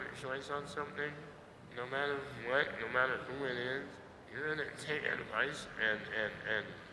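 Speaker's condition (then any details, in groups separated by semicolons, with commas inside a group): Muscular dystrophy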